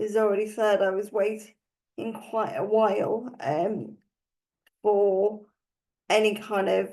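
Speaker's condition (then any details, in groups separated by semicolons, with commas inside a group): Cerebral palsy; full-time wheelchair user, needs assistance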